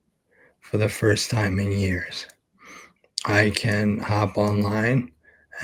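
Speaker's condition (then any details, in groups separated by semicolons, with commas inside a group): ALS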